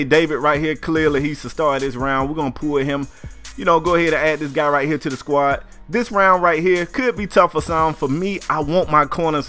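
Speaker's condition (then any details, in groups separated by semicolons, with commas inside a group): No condition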